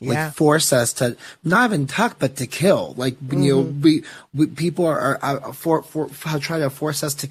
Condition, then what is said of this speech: Stuttering. And so I think so much about even if my voice shakes, like I must speak and I must say something.